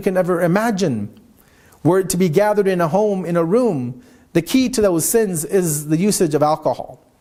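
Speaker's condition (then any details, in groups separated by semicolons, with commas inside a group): No condition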